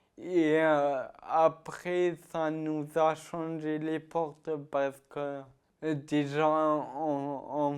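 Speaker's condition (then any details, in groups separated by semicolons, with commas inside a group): Ataxia-telangiectasia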